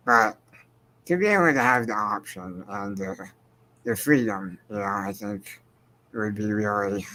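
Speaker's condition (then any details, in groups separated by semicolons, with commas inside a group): Spinal muscular atrophy; progressive, wheelchair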